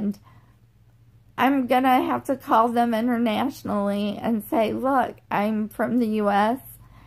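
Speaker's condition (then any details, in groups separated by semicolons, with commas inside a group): Generalized dystonia; generalized form, sustained muscle contractions; recovering from pneumonia, recently hospitalized; lost swallow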